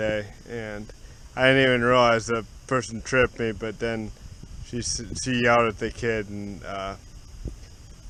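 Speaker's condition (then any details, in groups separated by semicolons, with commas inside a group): Cerebral palsy; spastic, affects walking and legs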